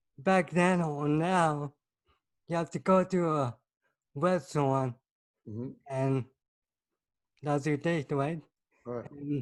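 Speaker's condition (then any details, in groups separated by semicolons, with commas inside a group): Cerebral palsy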